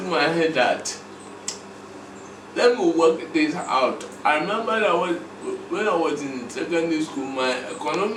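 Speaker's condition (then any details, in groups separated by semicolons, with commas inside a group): Cerebral palsy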